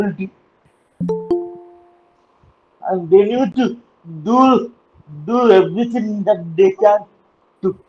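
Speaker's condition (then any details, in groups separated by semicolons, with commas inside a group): Cerebral palsy; uses wheelchair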